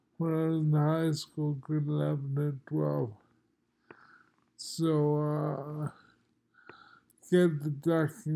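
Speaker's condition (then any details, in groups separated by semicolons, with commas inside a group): Multiple sclerosis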